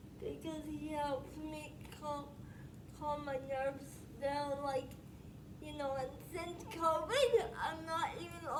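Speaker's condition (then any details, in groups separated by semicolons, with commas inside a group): Spastic quadriplegic cerebral palsy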